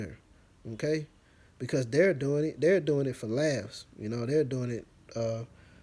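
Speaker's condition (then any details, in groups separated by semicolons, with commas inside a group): No condition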